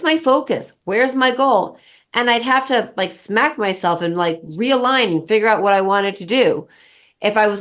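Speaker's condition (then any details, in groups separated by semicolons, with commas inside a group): No condition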